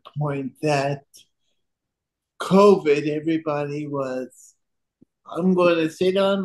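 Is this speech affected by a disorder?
Yes: cerebral palsy.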